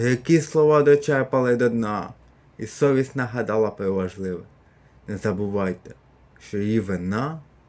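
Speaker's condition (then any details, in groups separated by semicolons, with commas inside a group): Cerebral palsy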